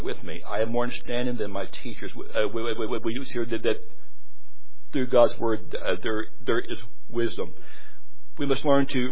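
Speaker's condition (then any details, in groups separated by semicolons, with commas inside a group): Stuttering; lifelong stutter; stuttering amount varies, heavy stuttering greatly lengthens speaking time; repeated sounds, repeated words, blocks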